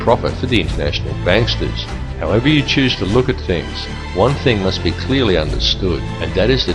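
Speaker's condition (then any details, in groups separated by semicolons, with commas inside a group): No condition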